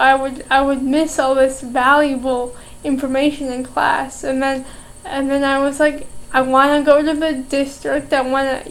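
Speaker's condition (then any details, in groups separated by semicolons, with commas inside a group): Cerebral palsy; speech therapy in early school years, later discontinued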